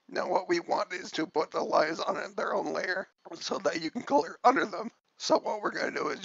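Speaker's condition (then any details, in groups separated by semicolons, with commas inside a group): Cerebellar ataxia from brain tumour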